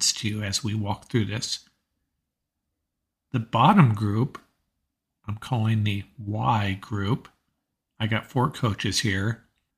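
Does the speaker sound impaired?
No.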